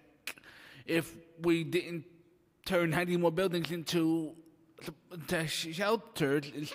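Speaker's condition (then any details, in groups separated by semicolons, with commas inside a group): Cerebral palsy; very mild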